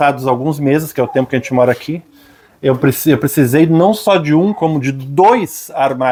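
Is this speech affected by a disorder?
No.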